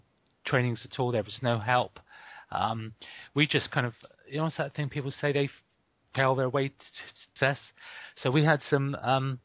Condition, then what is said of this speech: Stuttering. Well, sometimes I do, and sometimes not, and it's peculiar.